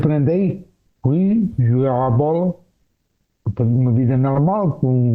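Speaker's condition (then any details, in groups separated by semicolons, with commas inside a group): Cerebral palsy; from birth, medical negligence; walked until 19, then wheelchair user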